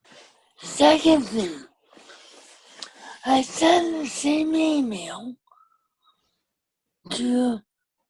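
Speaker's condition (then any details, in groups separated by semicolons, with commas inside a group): Cerebral palsy with ataxia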